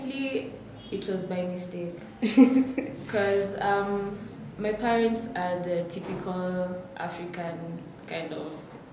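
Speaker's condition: No condition

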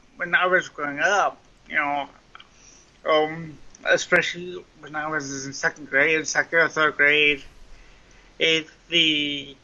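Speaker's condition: Cerebral palsy; mild cerebral palsy

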